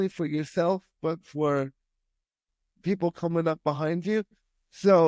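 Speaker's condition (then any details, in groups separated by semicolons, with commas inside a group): Spastic quadriplegic cerebral palsy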